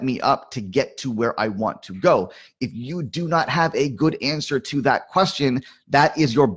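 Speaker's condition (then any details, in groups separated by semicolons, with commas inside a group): No condition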